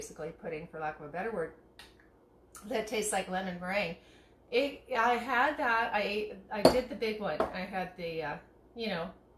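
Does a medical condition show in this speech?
No.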